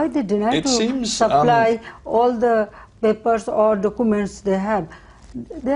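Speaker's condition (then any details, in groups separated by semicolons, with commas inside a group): No condition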